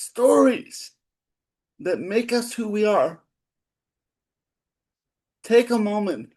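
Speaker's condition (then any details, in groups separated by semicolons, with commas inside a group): Cerebral palsy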